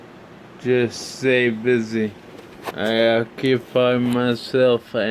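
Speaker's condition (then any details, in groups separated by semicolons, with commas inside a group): Brain injury (brain shearing); tracheostomy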